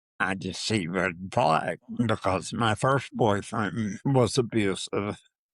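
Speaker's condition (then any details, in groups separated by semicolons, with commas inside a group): Parkinson's disease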